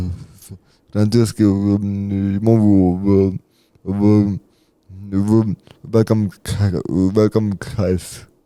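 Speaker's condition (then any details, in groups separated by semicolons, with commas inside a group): Cerebral palsy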